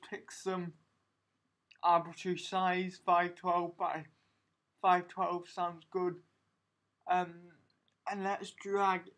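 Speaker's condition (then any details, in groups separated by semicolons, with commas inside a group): Cerebral palsy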